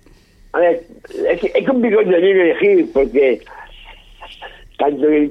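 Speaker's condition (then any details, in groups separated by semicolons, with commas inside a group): Down syndrome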